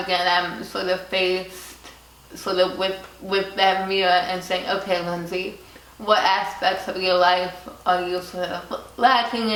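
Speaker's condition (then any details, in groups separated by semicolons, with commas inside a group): Cerebral palsy; from birth, premature birth, some cognitive effects; almost 29 years; speech impediment, most notable aspect of disability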